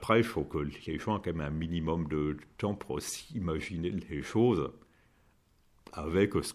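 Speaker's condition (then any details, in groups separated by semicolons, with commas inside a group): Stuttering; at storytelling start needed body tension, striking chest and arms to overcome blocks, still some; stutter audible to listeners during interview; voice can block, gets stuck mid-sentence, eased by storytelling voice with stronger projection; prolonged sounds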